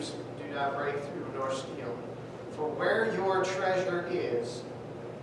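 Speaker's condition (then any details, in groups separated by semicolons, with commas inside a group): No condition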